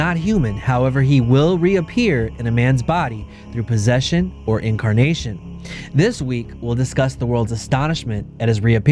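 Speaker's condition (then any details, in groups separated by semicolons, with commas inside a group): No condition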